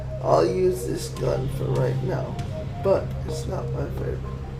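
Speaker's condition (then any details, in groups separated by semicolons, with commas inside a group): Cerebral palsy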